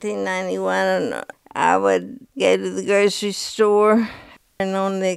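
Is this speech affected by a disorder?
Yes: Parkinson's disease; onset early 50s, first full-body tremor with fall, Requip for years, symptom-free, dose increased; taken off Requip, tremors much worse, trouble walking, recently got cane, uses walker.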